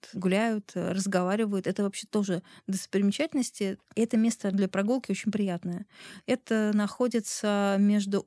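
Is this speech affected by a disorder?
No.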